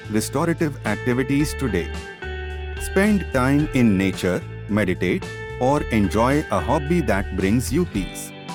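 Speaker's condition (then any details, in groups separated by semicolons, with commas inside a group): No condition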